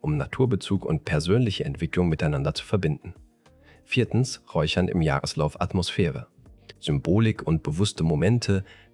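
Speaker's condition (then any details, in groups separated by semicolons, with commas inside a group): No condition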